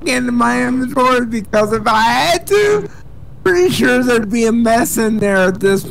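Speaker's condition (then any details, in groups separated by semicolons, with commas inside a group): Cerebral palsy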